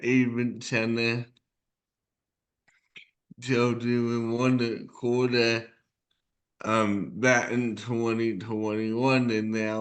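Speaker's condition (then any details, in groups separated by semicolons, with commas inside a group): Cerebral palsy; present from birth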